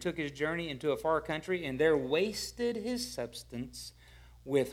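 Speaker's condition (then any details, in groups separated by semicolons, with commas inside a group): No condition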